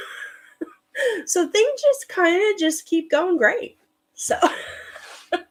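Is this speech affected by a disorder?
No.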